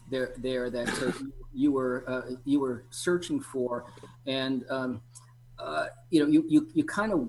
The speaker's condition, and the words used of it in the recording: Stuttering. I do a fair amount of public speaking, and At this point, I don't really think about stuttering that much when I do that.